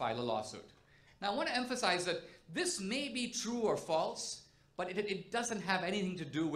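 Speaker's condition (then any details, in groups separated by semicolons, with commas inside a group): No condition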